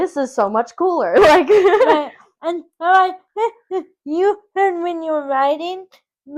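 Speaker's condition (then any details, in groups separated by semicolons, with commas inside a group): Cerebral palsy, spastic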